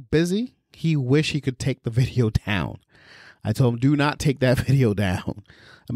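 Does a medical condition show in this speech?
No.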